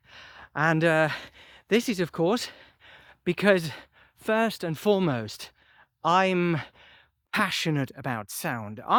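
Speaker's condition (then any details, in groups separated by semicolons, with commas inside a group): No condition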